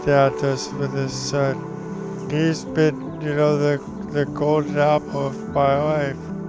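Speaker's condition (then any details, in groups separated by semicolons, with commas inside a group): ALS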